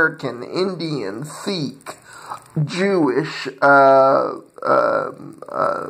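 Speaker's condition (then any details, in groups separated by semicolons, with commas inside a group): Cerebral palsy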